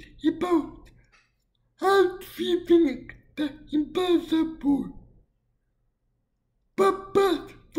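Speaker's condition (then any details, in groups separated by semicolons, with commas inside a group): Cerebral palsy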